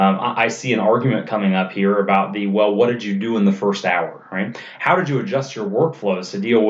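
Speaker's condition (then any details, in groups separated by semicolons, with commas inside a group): No condition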